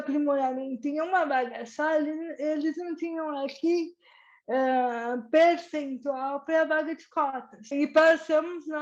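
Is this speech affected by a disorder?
Yes: cerebral palsy.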